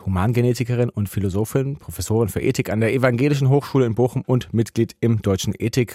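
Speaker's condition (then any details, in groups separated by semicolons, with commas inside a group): No condition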